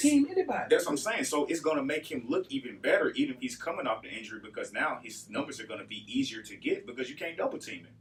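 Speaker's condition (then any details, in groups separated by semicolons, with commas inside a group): No condition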